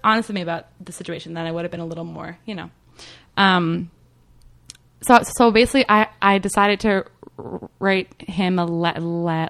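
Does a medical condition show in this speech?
Yes: stuttering; had stuttering therapy; openly discloses stuttering in job interviews; sometimes fluent when disclosing, slows down to explain stuttering to listeners; here repeated sounds, repeated words.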